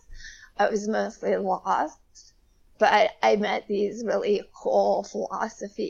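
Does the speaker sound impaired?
Yes: spasmodic dysphonia; part of dystonia throughout body, onset as teenager in drama club, diagnosed in college, past Botox injections into vocal cords; vocal disorder audible in recording; voice cracking, may sound nervous, injections caused muteness for a month then very soft voice.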